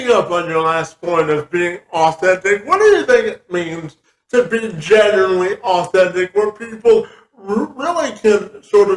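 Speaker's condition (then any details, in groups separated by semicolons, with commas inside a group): Cerebral palsy; present from birth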